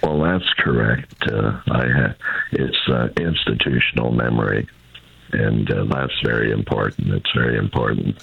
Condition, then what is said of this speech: Throat cancer. The most recent health issue I had was throat cancer, and it's affected my voice, of course.